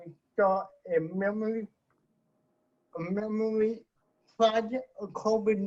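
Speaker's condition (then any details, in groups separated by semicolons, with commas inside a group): Cerebral palsy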